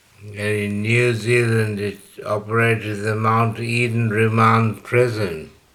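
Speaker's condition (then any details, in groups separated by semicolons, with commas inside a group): Slurred speech from poisoning; hypersalivation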